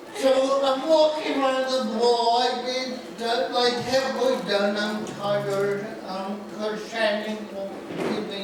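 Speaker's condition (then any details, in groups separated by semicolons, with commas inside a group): Cerebral palsy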